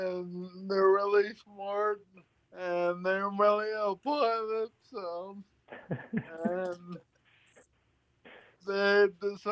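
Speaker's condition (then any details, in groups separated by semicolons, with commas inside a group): Friedreich's ataxia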